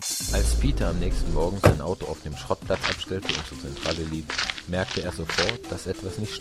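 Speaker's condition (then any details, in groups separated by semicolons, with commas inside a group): No condition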